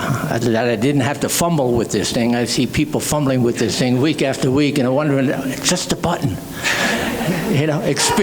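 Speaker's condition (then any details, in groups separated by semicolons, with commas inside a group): No condition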